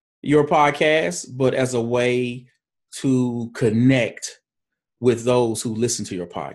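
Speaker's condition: No condition

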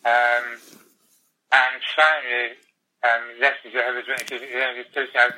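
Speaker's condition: Tongue cancer, glossectomy; most of tongue removed

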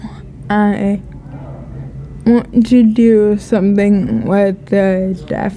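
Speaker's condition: Ataxia; ataxia diagnosed at age 15, first sign falling off swimming starting blocks, first blamed on dehydration

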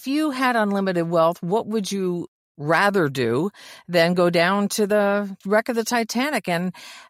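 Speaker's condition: No condition

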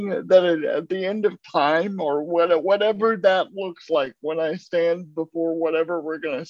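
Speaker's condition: Cerebral palsy; moves at a slow pace

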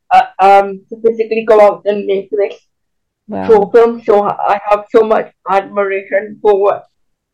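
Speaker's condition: Cerebral palsy; can walk but with limits

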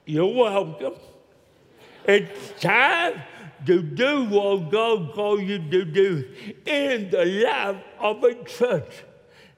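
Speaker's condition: Cerebral palsy; Arkansas

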